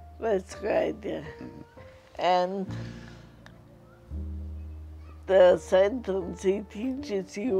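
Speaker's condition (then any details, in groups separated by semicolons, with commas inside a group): Multiple sclerosis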